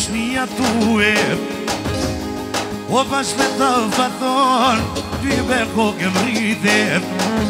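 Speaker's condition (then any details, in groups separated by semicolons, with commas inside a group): No condition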